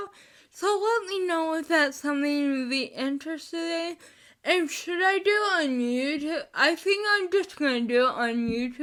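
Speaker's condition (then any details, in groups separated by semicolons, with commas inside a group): Spastic cerebral palsy, mixed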